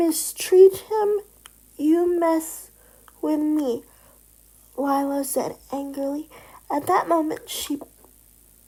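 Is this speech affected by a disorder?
Yes: cerebral palsy.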